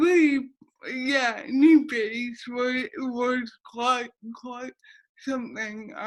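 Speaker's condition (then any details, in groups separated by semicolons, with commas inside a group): Cerebral palsy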